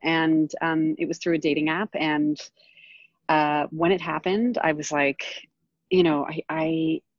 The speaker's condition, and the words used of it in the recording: No condition.